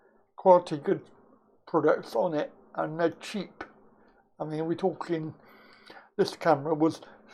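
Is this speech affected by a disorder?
Yes: cerebral palsy.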